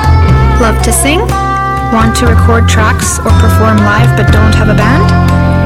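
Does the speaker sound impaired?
No.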